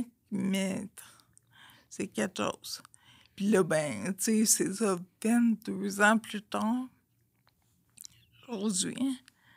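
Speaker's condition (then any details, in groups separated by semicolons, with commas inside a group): Friedreich's ataxia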